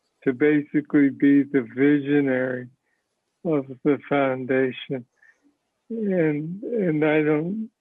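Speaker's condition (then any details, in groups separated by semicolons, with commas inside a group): Parkinson's disease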